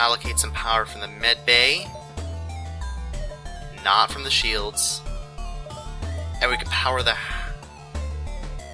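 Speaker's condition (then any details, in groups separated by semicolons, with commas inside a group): No condition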